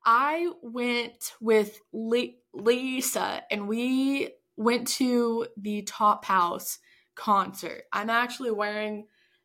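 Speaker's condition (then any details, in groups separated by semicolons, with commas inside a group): Stuttering; some days stutters much more than usual, takes longer to get words out, talks may run over; repeated sounds, prolonged sounds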